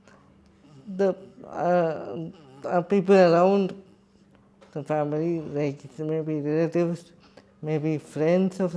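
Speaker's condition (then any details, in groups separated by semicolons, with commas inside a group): Cerebral palsy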